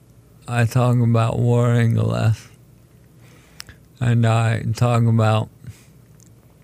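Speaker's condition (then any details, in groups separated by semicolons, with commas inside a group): ALS; told condition is terminal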